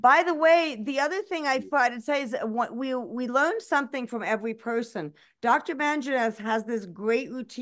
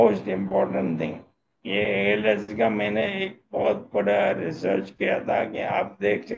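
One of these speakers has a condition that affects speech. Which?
The second: motor neurone disease; forearm fasciculations and twitching; voice strong and loud.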